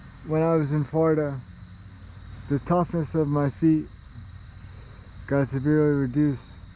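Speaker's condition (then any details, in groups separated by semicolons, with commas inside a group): Cerebral palsy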